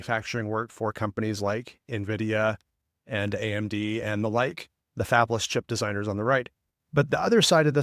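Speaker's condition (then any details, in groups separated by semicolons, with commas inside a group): No condition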